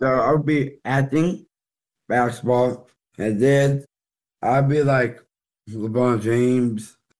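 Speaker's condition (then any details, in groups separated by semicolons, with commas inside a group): Down syndrome; congenital, 14-year-old boy, may pick things up more slowly per father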